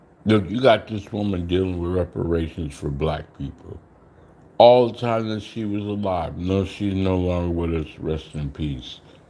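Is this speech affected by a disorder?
Yes: slurred speech.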